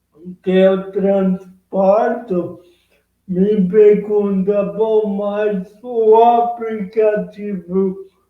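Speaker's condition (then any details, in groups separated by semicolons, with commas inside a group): Cerebral palsy; present from birth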